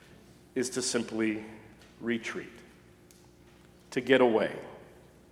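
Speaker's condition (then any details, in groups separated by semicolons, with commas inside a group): No condition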